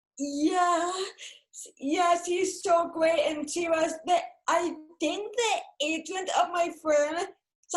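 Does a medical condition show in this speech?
Yes: cerebral palsy.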